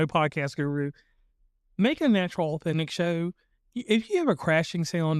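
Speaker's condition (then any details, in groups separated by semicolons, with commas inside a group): No condition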